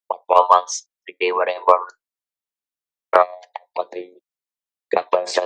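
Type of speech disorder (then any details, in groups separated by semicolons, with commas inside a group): Electrolarynx speech; throat cancer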